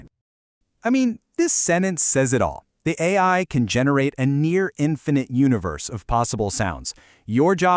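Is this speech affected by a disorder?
No.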